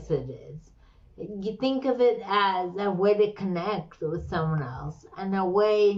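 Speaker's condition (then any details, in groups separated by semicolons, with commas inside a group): Slurred speech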